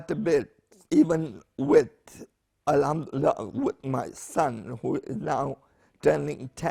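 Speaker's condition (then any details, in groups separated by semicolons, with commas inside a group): Spastic paraplegia with essential tremor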